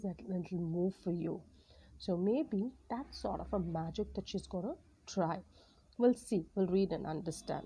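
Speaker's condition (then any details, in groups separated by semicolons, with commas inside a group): No condition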